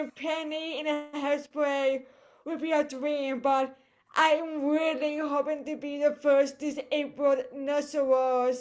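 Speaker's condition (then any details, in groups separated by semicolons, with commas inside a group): Cerebral palsy; brain bleed, right leg and arm, voice affected; physical therapy, planned foot surgery, electric wheelchair when traveling; voice affected, accent-like speech disability, voice sounds different singing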